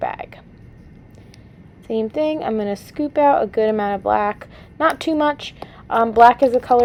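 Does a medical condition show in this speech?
No.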